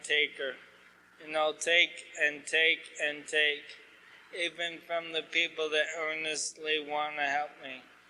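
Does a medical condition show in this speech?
Yes: ALS.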